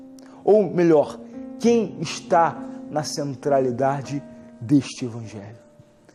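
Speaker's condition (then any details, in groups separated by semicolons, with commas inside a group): No condition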